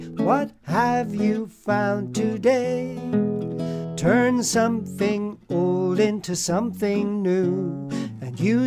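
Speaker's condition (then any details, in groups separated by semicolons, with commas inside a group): No condition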